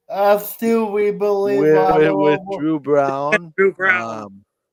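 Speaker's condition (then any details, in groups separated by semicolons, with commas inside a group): Cerebral palsy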